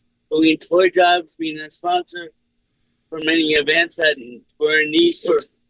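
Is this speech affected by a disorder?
Yes: cerebral palsy; speech unaffected.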